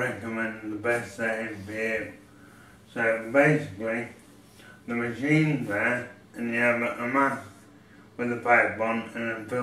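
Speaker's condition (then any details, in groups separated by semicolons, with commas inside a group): MND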